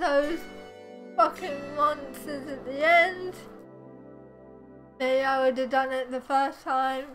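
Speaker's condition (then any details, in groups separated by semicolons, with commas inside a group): Cerebral palsy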